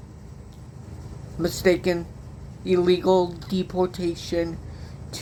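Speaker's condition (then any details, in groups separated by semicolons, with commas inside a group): Cerebral palsy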